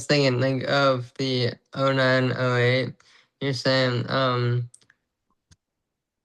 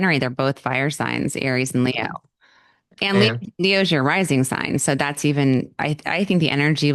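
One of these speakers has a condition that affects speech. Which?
The first: traumatic brain injury.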